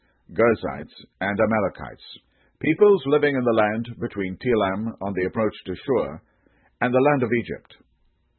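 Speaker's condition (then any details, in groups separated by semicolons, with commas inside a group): No condition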